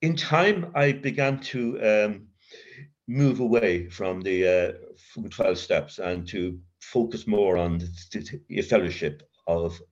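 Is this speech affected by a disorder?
Yes: covert stutter; severe childhood stutter, linked to adverse childhood experience, child guidance clinic, worse with teacher's punishment, covert since sobriety; still gets occasional blocks, uses voice as main working tool; stutters in mind more than aloud, avoids feared words, voice never feels own; here prolonged sounds.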